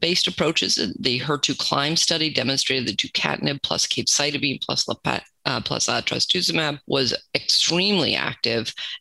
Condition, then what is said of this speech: No condition.